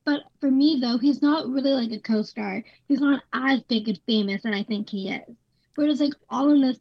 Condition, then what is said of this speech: Down syndrome. So if people don't know me, I'm a big talker.